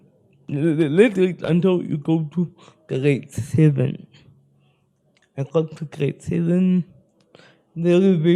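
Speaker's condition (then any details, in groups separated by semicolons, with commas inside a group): Spastic cerebral palsy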